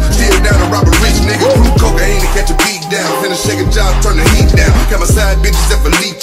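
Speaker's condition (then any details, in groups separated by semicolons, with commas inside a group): No condition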